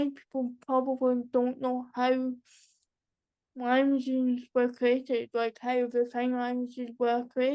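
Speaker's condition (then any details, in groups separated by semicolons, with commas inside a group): Cerebral palsy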